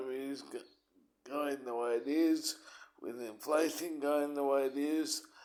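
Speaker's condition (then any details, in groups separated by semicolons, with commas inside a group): Cerebral palsy; uses wheelchair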